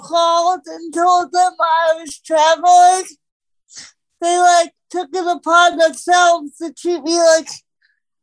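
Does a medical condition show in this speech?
Yes: cerebral palsy; oxygen loss during emergency birth, Albany Medical Center, 2 pounds, diagnosed age 2, wheelchair from 4; some speech difficulty from oxygen loss.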